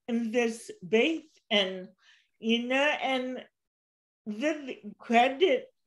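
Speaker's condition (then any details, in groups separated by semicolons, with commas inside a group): Cerebral palsy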